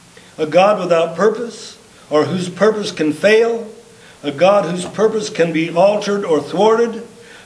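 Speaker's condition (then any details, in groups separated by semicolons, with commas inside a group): No condition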